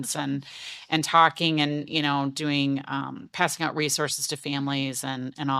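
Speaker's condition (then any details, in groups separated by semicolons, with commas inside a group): No condition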